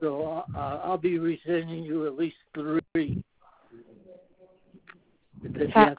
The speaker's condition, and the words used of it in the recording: Parkinson's disease. Is it a possibility if you could just speak a little bit louder?